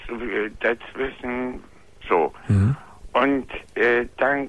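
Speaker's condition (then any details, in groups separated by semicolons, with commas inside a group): Floor of mouth cancer; found at yearly dental check, extensive operation, heavy blood loss, jaw affected, taste lost; speaks differently, mostly understood, some words asked again, mute right after surgery, wrote notes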